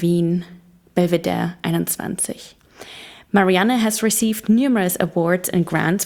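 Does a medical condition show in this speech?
No.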